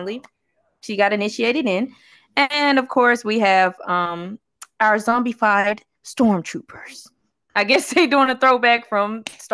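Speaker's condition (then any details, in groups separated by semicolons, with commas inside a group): No condition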